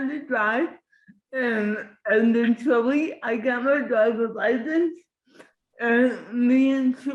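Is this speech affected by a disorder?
Yes: cerebral palsy.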